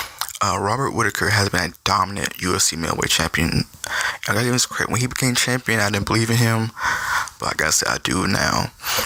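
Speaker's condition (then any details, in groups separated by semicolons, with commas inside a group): No condition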